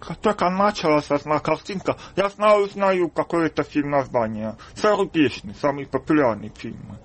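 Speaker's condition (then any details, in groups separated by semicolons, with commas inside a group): Deafness, congenital; speaks little, lip-reads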